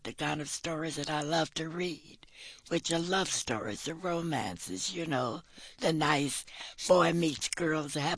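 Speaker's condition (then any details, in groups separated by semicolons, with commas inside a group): Vocal cord paralysis, tracheotomy; paralyzed vocal cords causing insufficient breath, tracheotomy tube since before daughter's birth; tracheotomy tube in place, only way to breathe, age 90; audible hissing when speaking, must close tube with finger to talk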